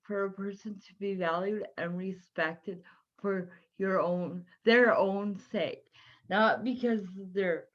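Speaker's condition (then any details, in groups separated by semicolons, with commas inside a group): Cerebral palsy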